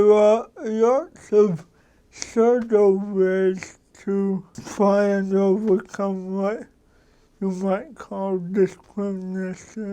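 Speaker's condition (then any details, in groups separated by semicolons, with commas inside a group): Cerebral palsy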